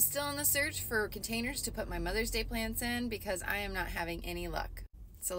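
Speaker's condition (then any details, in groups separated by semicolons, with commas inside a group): No condition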